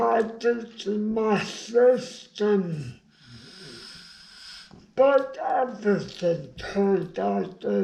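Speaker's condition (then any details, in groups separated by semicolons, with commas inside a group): Brain injury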